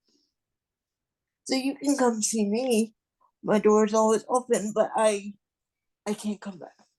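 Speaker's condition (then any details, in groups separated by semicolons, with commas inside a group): Cerebral palsy; non-progressive, will not improve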